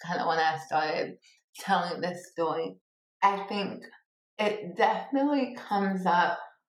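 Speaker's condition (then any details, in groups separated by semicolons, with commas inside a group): Cerebral palsy; from birth, born two months premature, 2 pounds 12 ounces, significant motor skill delays, physical and occupational therapy as child; speech impediment, people sometimes ask about it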